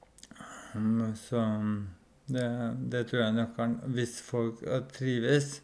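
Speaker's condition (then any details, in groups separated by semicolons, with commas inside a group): ALS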